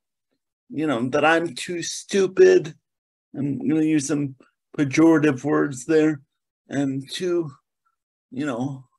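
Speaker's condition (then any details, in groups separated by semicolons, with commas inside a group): Cerebral palsy; mainly lower limbs affected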